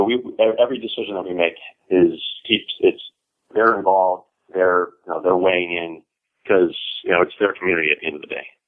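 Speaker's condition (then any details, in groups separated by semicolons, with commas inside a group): No condition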